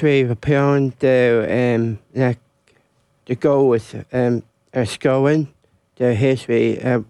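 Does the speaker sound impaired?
Yes: Down syndrome.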